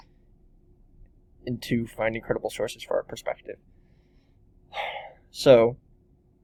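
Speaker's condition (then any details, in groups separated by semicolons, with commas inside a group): No condition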